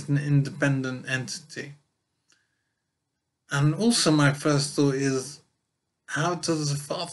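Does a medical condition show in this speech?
Yes: brain injury; severe.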